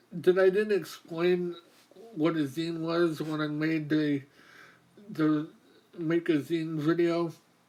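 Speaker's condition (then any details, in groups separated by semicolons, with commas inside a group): Mobius syndrome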